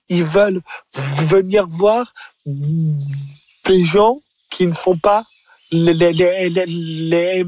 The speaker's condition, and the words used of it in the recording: Stuttering. Il s'est fait connaître dans l'émission La France a un incroyable talent, il est bègue.